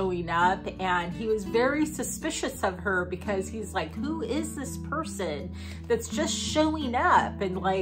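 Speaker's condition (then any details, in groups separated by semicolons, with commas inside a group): No condition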